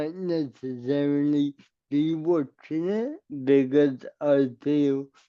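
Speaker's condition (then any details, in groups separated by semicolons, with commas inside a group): Cerebral palsy; speech impediment, rehearsed words for clarity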